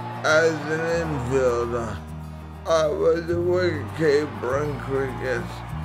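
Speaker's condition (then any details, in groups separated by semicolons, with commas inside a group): Traumatic brain injury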